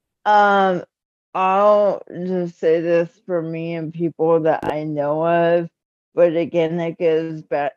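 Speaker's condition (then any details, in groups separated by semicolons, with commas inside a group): Cerebral palsy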